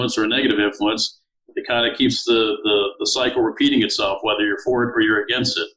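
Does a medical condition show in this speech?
No.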